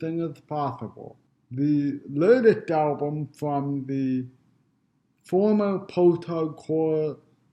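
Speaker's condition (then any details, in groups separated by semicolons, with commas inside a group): Cerebral palsy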